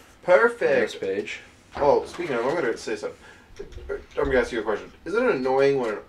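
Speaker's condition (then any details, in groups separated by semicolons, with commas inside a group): No condition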